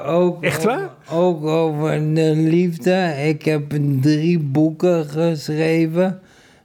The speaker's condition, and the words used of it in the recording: ALS (motor neuron disease). Want ja, ik kan nu beter praten dan anderhalf jaar geleden.